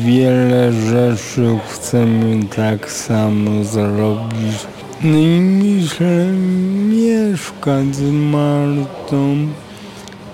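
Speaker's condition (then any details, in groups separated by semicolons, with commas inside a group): Aphasia; age 39, right-sided weakness, walks with crutch, pool treatments at Lądek-Zdrój, earlier rehabilitation in Konstancin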